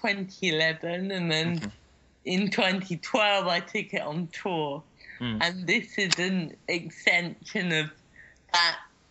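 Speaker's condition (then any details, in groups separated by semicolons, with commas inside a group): Cerebral palsy; cerebral palsy since childhood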